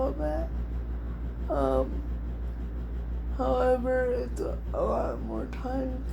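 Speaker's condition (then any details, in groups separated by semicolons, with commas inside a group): Cerebral palsy; dystonia in hands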